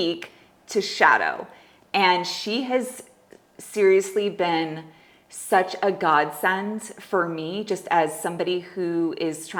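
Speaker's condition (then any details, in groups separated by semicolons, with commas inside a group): No condition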